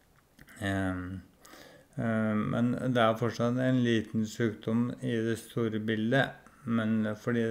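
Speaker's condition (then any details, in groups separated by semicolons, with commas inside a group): ALS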